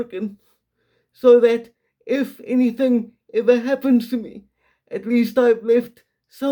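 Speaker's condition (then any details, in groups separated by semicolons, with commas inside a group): Quadriplegic cerebral palsy, severe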